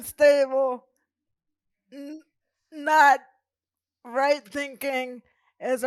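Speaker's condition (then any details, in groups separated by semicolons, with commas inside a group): Cerebral palsy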